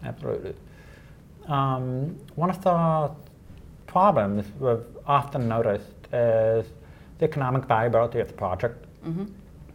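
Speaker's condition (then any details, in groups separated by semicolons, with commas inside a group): Deafness; unable to make phone calls unaided; uses Roger Voice app captioning phone calls instantly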